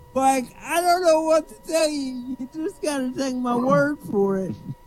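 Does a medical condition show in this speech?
Yes: cerebral palsy.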